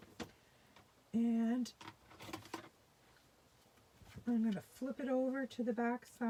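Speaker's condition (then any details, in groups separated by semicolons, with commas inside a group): No condition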